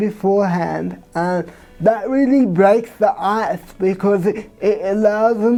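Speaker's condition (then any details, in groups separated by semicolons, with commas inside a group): Cerebral palsy; from birth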